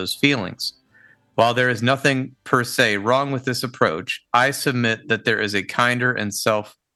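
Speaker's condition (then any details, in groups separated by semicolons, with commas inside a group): No condition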